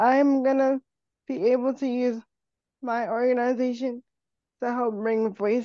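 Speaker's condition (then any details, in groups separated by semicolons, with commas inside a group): Cerebral palsy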